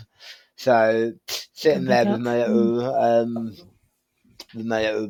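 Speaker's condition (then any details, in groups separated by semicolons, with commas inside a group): Tongue cancer surgery; right-side tongue surgery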